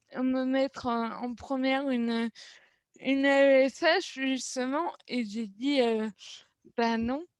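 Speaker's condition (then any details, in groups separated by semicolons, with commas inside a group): Cerebral palsy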